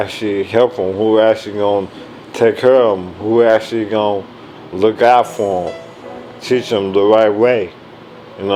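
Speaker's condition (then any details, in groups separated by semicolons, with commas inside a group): ALS; speech progressively lost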